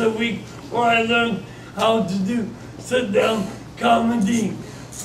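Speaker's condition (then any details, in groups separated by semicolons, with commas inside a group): Traumatic brain injury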